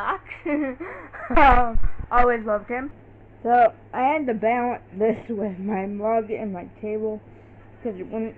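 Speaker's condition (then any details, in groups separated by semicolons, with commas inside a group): Cerebral palsy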